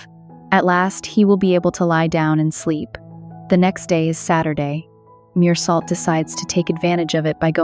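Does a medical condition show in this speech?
No.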